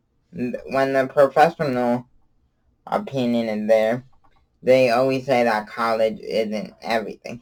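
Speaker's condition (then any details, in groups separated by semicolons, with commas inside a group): Cerebral palsy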